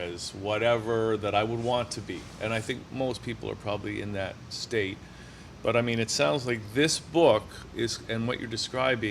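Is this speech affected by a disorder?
No.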